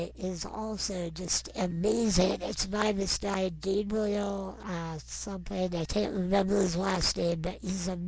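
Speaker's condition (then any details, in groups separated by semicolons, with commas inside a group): Non-progressive muscular dystrophy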